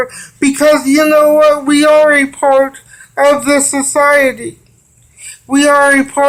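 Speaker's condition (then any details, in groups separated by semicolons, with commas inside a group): Cerebral palsy; from birth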